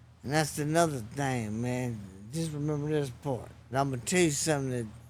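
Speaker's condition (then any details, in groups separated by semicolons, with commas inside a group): Traumatic brain injury; assault at 19, left side slowed, stroke-like, prior coma; about 29 years since injury, walking again; needs prompting to project voice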